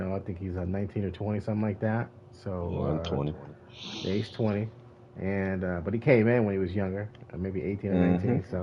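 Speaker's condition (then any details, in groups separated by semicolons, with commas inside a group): No condition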